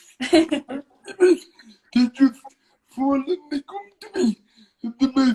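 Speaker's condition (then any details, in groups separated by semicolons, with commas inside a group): Cerebral palsy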